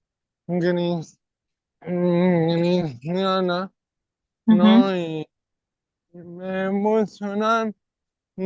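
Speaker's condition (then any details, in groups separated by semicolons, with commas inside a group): ALS; non-bulbar form; over 3 years since onset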